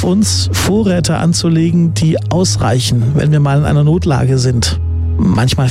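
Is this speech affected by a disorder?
No.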